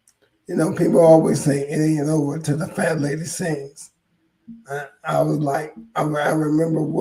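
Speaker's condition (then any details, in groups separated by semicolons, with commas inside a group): ALS; hoarse voice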